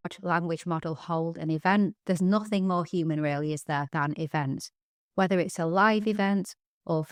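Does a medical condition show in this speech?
No.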